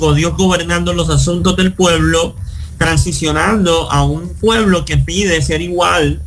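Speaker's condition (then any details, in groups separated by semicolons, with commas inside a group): Cleft lip and palate; congenital cleft lip and complete cleft palate, no palatal bone, nasal passages joined, seven surgeries; born with no chance of speaking, now speaks, speaks a lot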